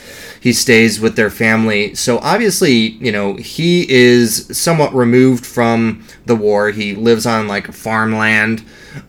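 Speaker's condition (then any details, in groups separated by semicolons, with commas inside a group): No condition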